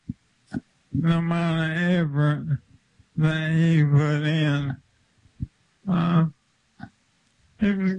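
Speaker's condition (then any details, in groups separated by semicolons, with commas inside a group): ALS; limb onset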